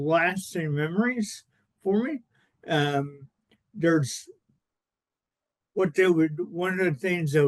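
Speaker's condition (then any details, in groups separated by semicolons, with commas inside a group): Cerebral palsy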